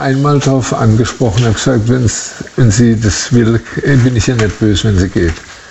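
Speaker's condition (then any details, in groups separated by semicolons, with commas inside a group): Parkinson's disease; first symptoms around age 40, arm not swinging while walking, physiotherapy unhelpful, diagnosed by medication response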